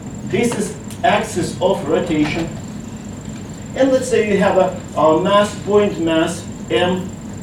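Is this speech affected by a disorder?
No.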